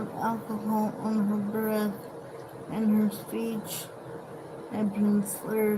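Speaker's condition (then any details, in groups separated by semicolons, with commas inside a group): Cerebral palsy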